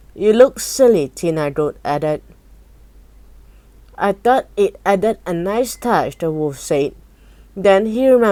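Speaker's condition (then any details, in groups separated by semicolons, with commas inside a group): No condition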